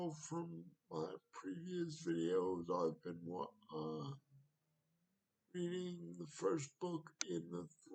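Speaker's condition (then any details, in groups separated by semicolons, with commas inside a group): Cerebral palsy; wheelchair, needs transfer help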